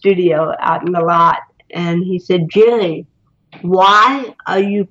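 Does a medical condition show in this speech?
Yes: cerebral palsy; titanium neck limiting looking up.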